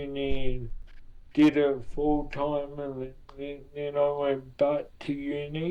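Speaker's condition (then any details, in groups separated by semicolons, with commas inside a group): Cerebral palsy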